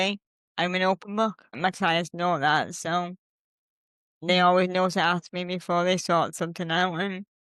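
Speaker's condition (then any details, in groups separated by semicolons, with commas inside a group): Cerebral palsy; since birth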